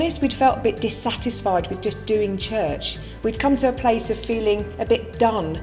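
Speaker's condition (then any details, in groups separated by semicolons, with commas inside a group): No condition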